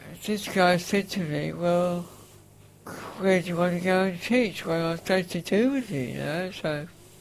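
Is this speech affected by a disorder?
Yes: facioscapulohumeral muscular dystrophy, facioscapulohumeral (FSHD); diagnosed about age 10, named facioscapulohumeral form in late 20s, early prognosis life to 14-19; uses respirator; respirator pump wheezing audible in recording.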